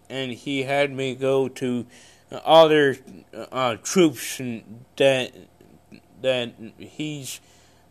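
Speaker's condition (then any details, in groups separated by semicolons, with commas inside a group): Cerebral palsy; congenital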